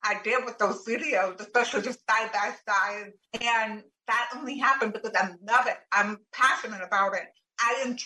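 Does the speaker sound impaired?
Yes: profound deafness; communicates by spoken language, not sign.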